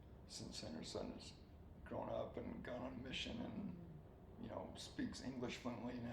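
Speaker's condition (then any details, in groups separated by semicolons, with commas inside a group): ALS; slow-progressing form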